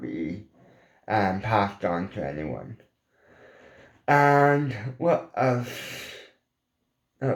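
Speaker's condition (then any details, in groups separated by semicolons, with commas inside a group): Cerebral palsy, ataxic, mild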